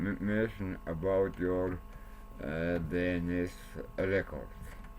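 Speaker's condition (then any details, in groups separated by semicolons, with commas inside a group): Cerebral palsy; since birth; speech not very clear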